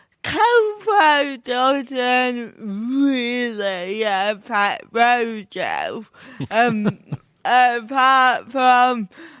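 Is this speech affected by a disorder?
Yes: cerebral palsy; ataxic form, from birth, birth oxygen loss, drags one foot.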